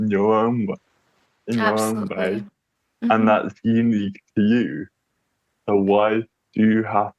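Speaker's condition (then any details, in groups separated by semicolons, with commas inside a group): Cerebral palsy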